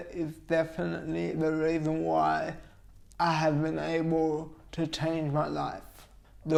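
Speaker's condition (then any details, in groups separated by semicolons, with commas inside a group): Cerebral palsy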